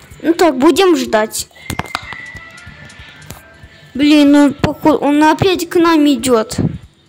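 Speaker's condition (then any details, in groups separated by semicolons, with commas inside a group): No condition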